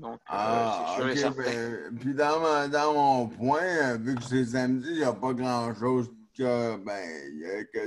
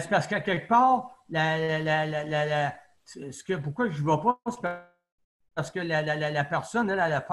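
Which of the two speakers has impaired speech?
The first: neonatal cerebral palsy; neonatal onset.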